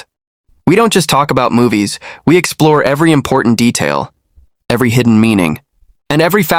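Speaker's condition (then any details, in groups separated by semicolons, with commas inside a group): No condition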